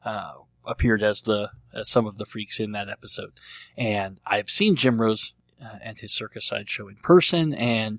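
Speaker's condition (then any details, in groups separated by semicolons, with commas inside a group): Cleft lip and palate; cleft lip and palate since birth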